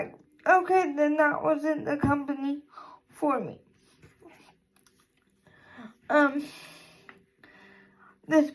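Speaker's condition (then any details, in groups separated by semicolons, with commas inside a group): Cerebral palsy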